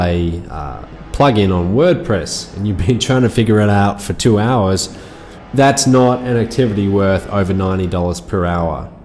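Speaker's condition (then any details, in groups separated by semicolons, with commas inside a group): No condition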